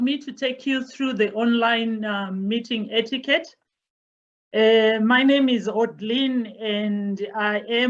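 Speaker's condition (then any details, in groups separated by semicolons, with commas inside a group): No condition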